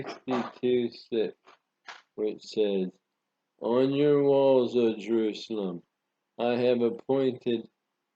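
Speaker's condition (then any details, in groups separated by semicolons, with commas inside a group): Parkinson's disease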